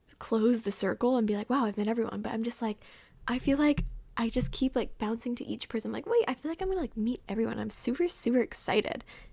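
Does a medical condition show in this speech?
No.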